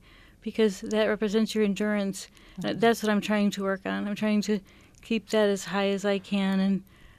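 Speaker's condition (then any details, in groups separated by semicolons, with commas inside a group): Parkinson's disease; diagnosed 10 years ago by Dr. Dorsey, first sign trouble lifting feet, deep brain stimulation surgery; foot dystonia treated with Botox, impaired balance, DBS used mainly for energy, anxiety worsens symptoms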